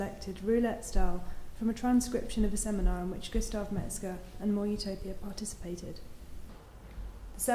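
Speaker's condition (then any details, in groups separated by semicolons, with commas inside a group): No condition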